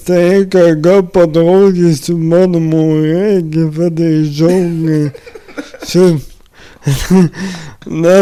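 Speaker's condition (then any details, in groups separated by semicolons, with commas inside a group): Amyotrophic lateral sclerosis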